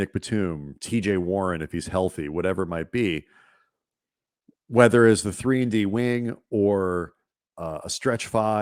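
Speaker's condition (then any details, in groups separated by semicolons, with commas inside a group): No condition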